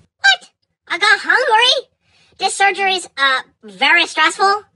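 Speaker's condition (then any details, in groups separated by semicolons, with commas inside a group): No condition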